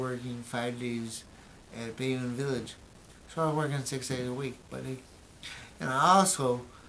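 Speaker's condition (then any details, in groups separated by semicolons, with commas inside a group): Brain injury; memory greatly affected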